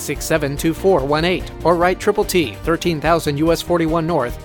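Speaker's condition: No condition

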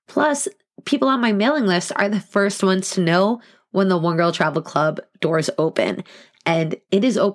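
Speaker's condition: No condition

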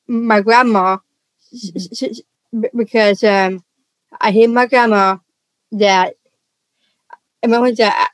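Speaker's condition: Down syndrome; congenital

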